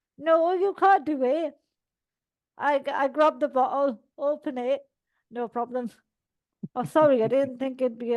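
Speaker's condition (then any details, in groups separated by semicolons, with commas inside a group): Cerebral palsy; all four limbs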